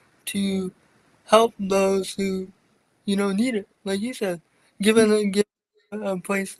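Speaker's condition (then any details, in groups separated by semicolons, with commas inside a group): Cerebral palsy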